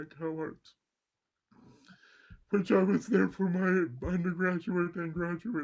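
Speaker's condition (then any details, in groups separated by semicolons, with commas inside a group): Cerebral palsy; mild left side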